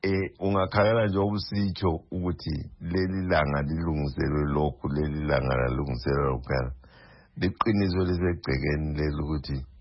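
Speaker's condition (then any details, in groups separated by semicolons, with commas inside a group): No condition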